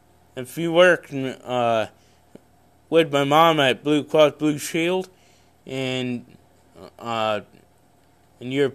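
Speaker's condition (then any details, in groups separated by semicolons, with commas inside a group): Cerebral palsy; congenital, no known medical cause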